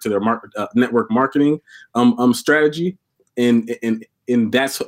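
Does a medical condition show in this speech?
Yes: stuttering; stuttered all life since childhood; here repeated sounds, repeated words.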